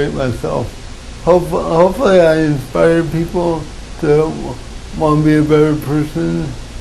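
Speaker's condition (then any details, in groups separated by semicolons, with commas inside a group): Cerebral palsy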